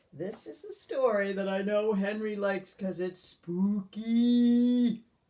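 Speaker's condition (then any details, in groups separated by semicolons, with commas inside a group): No condition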